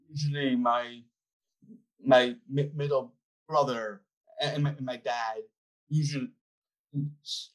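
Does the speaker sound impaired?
Yes: Down syndrome; described as very articulate in giving details, public speaker, gave TEDx talk, hosts own podcast.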